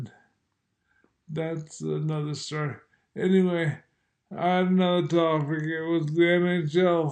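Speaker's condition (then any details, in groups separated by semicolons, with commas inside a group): Multiple sclerosis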